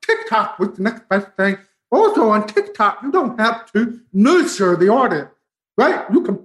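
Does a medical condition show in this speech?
Yes: profound deafness, bilateral, from spinal meningitis.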